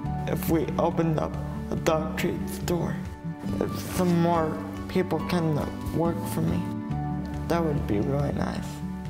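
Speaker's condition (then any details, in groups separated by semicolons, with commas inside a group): Cerebral palsy; uses wheelchair, born premature; diagnosed later, not at birth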